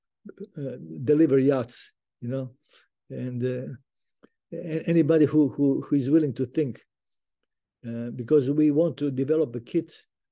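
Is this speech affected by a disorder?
Yes: Parkinson's disease; diagnosed 2010, could not play guitar syncopation, stopped playing guitar publicly 2015; ping pong therapy two to three times weekly, began five to six years post-diagnosis, some symptoms reversed.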